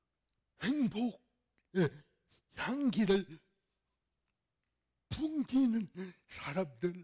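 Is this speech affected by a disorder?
Yes: cerebral palsy; fairly severe in childhood.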